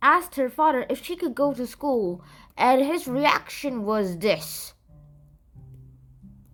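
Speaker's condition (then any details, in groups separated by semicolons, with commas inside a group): No condition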